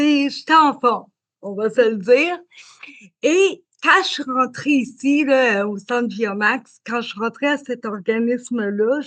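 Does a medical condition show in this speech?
Yes: cerebral palsy; spastic diplegic.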